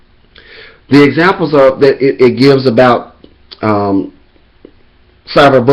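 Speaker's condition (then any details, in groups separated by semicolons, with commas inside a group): No condition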